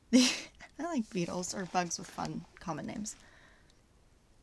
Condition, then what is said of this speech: No condition.